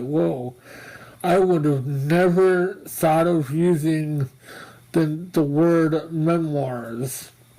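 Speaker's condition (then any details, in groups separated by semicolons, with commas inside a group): Mobius syndrome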